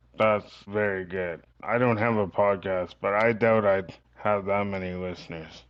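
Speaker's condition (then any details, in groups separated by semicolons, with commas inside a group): Cerebral palsy; from birth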